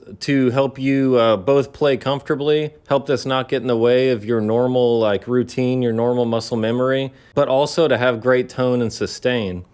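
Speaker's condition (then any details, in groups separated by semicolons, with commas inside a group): No condition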